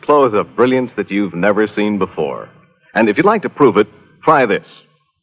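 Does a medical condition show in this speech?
No.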